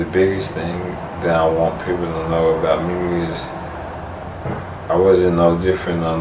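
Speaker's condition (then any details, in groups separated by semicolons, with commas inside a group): ALS; speech progressively lost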